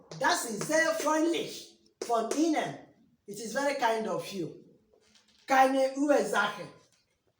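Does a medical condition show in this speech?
No.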